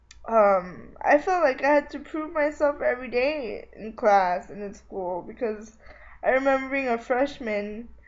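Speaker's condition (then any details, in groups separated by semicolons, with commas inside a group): Cerebral palsy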